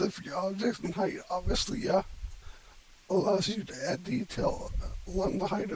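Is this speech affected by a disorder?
Yes: cerebellar ataxia from brain tumour.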